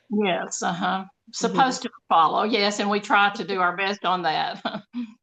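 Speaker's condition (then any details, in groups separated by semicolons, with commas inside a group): No condition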